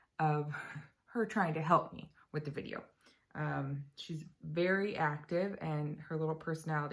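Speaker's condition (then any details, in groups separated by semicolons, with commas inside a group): No condition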